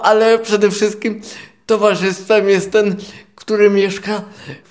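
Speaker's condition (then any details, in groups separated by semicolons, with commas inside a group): Cerebral palsy, quadriplegic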